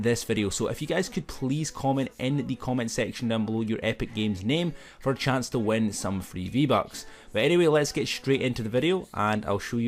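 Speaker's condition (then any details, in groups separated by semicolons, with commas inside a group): No condition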